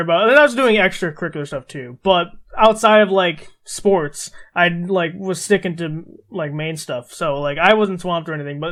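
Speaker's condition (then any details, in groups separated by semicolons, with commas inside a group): No condition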